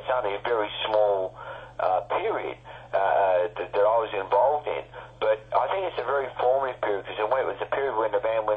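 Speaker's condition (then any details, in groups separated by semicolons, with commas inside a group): No condition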